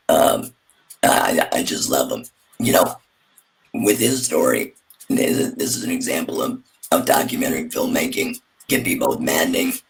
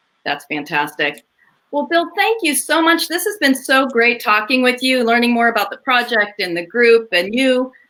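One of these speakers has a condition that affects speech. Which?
The first: laryngectomy; total laryngectomy after radiation damage, voice prosthesis, neck stoma breathing; several years since surgery; slower with more pauses, no laughter sound, breaks help.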